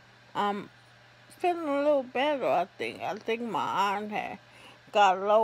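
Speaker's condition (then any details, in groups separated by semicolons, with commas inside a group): ALS; affects hands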